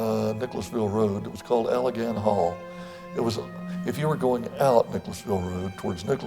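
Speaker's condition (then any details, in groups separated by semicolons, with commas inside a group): No condition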